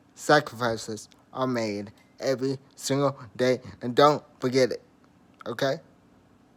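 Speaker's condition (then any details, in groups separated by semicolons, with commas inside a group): Traumatic brain injury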